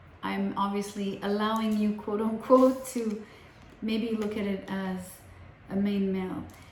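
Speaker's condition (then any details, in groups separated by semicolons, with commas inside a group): No condition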